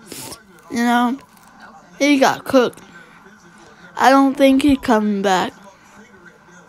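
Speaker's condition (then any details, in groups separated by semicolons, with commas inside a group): Cerebral palsy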